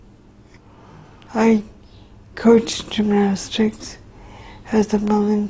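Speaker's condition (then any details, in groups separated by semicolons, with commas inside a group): Traumatic brain injury; once expected to only learn minimal muttering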